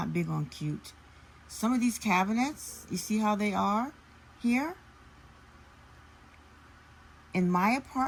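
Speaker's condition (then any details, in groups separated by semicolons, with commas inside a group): No condition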